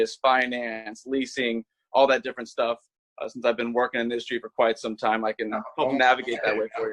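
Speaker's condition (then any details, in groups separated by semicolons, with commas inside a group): No condition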